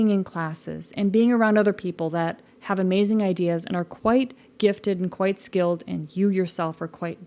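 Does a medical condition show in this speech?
No.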